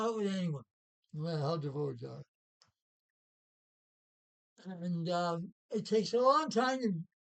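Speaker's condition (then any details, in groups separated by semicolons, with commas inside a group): Parkinson's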